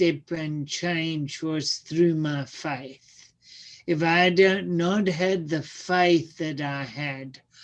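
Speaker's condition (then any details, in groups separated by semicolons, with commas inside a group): Cerebral palsy; speech sounds atypical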